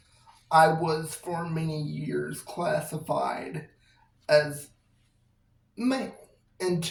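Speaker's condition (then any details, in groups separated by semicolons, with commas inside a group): Cerebral palsy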